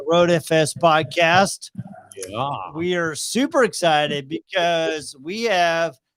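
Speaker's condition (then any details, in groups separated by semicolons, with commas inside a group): No condition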